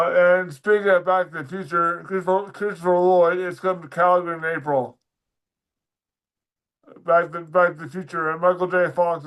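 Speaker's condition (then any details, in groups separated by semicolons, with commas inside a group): Dysarthria; weaker speech muscles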